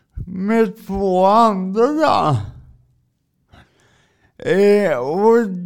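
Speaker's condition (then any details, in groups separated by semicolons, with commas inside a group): Cerebral palsy; from birth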